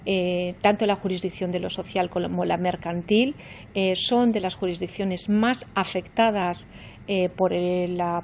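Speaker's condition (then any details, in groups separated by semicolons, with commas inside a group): No condition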